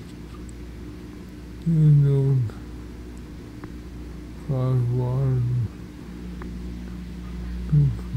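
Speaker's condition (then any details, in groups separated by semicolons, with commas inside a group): Multiple sclerosis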